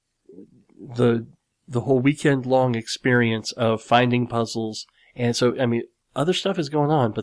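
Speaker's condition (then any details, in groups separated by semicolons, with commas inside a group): Cleft lip and palate; nose still slightly crooked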